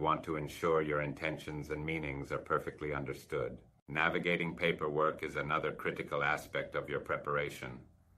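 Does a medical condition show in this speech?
No.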